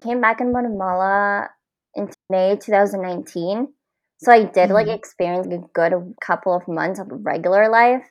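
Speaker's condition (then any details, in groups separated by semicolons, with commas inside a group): Cleft palate; congenital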